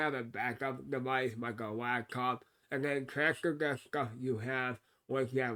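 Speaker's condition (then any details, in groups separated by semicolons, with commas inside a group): Cerebral palsy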